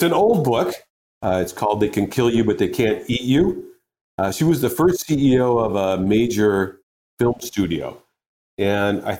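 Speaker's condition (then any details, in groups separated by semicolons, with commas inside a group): No condition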